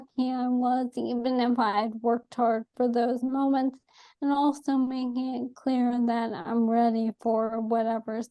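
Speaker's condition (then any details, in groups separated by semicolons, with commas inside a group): ALS; atypical case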